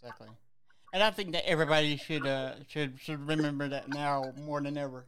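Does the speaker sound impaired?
Yes: cerebral palsy; cerebral palsy since birth.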